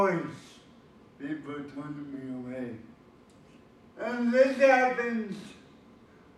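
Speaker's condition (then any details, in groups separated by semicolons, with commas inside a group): Cerebral palsy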